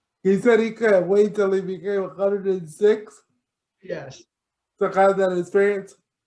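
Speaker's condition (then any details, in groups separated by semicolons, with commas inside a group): Cerebral palsy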